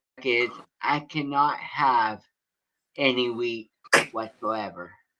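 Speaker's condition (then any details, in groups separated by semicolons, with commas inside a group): Cerebral palsy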